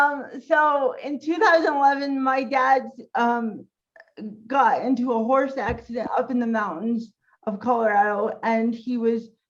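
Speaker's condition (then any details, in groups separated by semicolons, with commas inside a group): Cerebral palsy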